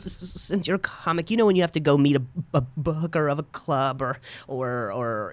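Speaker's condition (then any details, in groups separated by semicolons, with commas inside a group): Stutter; acquired after softball injury playing shortstop about four years ago, told it was vocal contusion, mostly neurological; worse on stage when rushing and trying harder, occurs over phone, different cadence, throat shake; blocks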